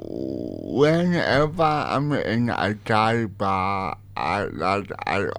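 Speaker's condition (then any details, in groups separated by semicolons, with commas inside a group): Cerebral palsy; uses light writer communication device; interview partly own voice, partly typed audio on light writer device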